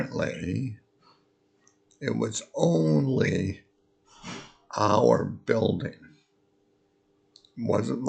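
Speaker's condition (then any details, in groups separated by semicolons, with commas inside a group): Multiple sclerosis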